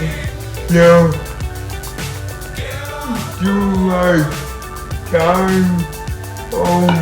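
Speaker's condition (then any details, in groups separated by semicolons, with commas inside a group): Cerebral palsy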